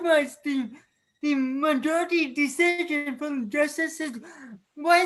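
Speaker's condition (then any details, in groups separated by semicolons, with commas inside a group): Cerebral palsy; from birth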